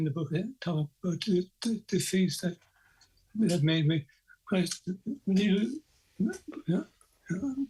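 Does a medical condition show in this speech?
Yes: Parkinson's; voice dramatically impaired, does not talk well.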